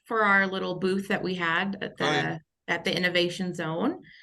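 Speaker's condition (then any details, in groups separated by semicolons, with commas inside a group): No condition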